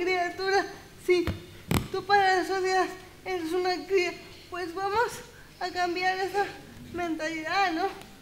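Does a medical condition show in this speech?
Yes: cerebral palsy.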